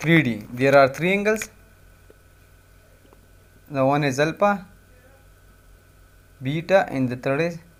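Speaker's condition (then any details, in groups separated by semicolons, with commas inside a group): No condition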